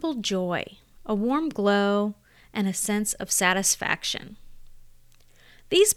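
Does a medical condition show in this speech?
No.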